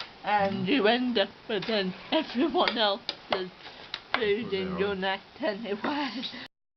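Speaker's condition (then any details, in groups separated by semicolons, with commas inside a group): Cerebral palsy; oxygen starvation at birth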